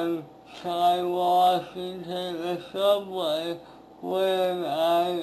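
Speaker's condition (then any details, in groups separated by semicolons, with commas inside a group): Speech impairment after birth surgery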